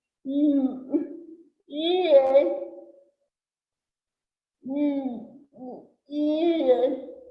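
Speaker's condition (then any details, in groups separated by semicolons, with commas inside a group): Cerebral palsy; since birth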